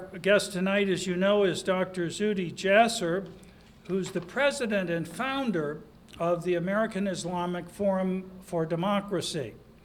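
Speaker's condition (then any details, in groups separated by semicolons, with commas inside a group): No condition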